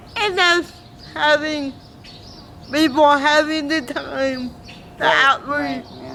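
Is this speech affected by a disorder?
Yes: cerebral palsy; from birth, affects walking; hard to understand, worse when fast, pronunciation trouble, formerly speech device.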